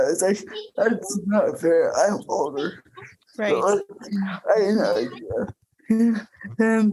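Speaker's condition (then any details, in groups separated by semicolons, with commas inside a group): Cerebral palsy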